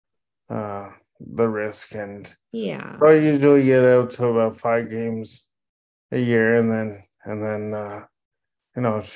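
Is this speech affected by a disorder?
Yes: cerebral palsy; oxygen deprivation from birth complications.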